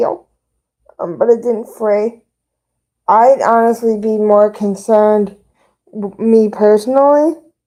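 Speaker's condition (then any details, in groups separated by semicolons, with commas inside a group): Cerebral palsy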